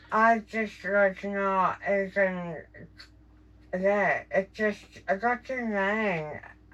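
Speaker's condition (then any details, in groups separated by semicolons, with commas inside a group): Jaw cancer surgery; tracheostomy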